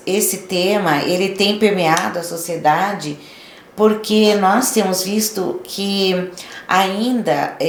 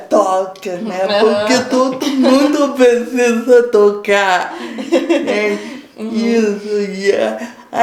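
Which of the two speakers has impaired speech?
The second: cerebral palsy; from birth, affects diction and motor control; impaired diction.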